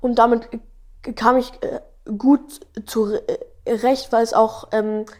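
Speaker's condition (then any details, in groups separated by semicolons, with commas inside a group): Stuttering; 12-year-old boy; stutters a lot in this conversation while talking about stuttering; no stuttering singing with melody, stutters rapping without melody, little in own podcast, speaks fast; prolonged sounds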